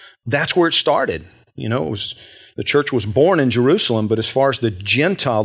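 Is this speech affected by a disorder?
No.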